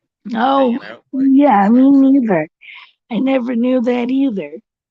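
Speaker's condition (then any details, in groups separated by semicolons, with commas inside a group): Cerebral palsy; tracheotomy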